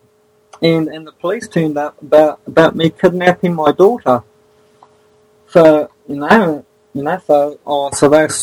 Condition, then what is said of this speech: Stuttering. Oh, things like I've got a stutter too, so sometimes it takes me a bit to get my words out.